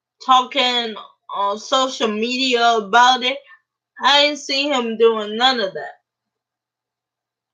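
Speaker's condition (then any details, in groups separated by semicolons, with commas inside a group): Cerebral palsy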